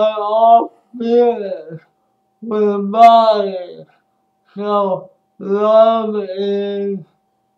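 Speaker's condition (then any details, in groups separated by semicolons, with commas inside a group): Speech impairment after birth surgery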